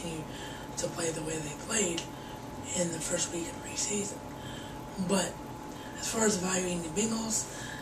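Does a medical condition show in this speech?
Yes: cerebral palsy; wheelchair bound.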